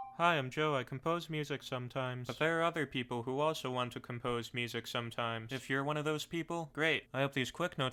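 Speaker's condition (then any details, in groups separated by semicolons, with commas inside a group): No condition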